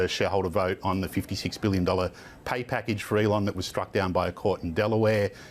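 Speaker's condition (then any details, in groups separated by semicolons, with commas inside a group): No condition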